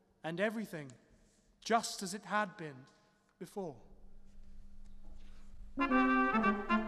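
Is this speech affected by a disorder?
No.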